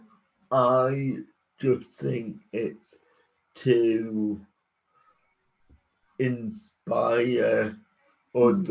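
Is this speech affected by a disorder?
Yes: cerebral palsy.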